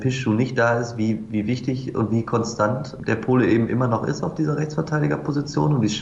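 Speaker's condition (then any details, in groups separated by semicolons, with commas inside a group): No condition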